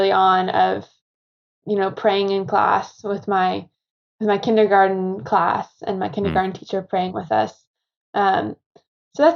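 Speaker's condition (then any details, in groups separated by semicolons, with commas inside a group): No condition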